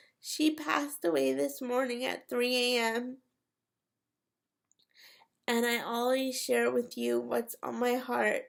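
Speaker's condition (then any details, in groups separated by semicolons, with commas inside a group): Cerebral palsy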